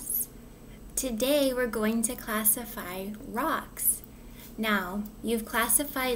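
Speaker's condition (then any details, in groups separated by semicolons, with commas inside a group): No condition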